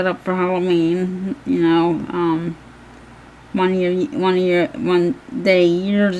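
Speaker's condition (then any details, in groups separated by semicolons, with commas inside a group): Cerebral palsy; hands affected, shaking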